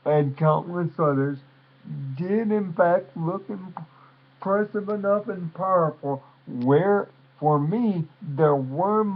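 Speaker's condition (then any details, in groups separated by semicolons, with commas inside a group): Cerebral palsy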